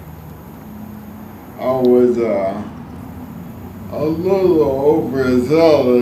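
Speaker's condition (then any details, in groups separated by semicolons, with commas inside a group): ALS; spasticity main symptom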